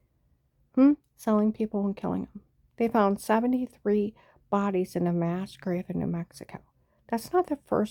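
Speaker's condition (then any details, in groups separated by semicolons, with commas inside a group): No condition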